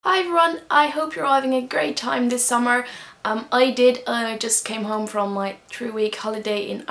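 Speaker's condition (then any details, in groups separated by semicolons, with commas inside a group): No condition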